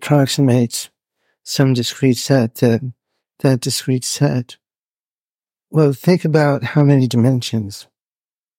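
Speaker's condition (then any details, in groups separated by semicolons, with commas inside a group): Parkinson's; reports not feeling very well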